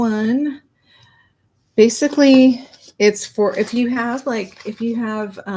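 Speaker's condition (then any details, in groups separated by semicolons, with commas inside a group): No condition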